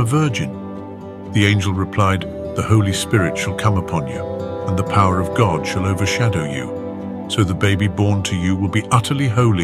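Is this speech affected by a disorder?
No.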